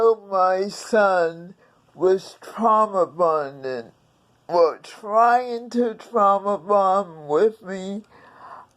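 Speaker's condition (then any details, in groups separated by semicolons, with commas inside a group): Cerebral palsy; several unnoticed strokes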